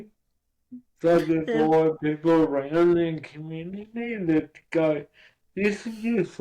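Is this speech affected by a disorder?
Yes: cerebral palsy.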